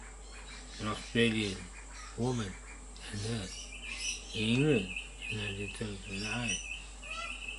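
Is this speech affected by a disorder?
Yes: Parkinson's disease; idiopathic per hospital.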